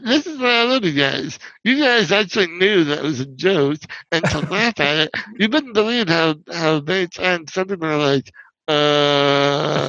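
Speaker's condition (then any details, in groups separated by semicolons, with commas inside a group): Spinal muscular atrophy; wheelchair user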